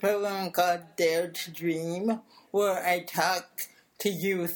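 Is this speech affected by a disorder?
Yes: cerebral palsy; since birth, brain damage to motor area of brain, affects speech and body movement; speech therapy on and off through life, especially in childhood; improved with speech therapy.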